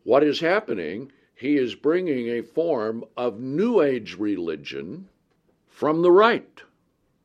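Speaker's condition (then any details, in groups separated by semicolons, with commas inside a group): No condition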